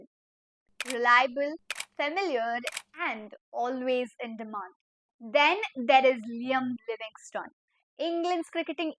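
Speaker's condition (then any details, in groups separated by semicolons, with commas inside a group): No condition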